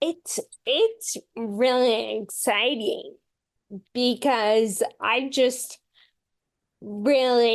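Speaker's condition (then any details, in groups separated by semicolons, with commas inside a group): Friedreich's ataxia; progressive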